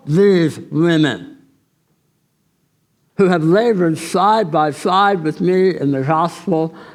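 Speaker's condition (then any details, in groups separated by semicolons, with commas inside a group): Tongue cancer surgery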